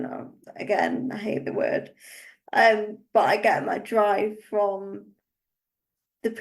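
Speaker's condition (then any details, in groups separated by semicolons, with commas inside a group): Cerebral palsy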